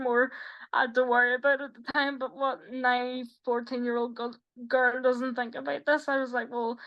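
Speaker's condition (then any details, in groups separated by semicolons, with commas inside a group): Quadriplegic cerebral palsy; quadriplegic, from birth, full-time wheelchair user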